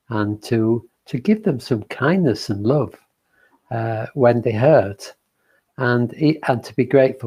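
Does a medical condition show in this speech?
No.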